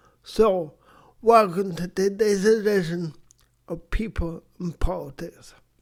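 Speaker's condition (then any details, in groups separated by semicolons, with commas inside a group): Cerebral palsy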